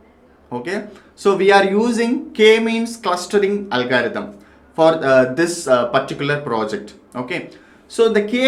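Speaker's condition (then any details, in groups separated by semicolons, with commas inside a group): No condition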